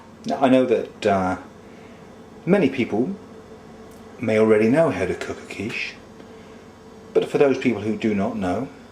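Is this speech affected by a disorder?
No.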